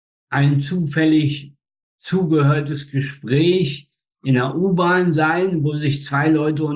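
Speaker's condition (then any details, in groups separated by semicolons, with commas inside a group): Spastic tetraparesis, spastic quadriplegia; speech control difficulties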